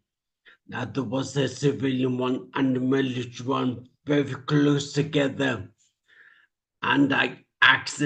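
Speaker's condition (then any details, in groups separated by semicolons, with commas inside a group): Traumatic brain injury; speech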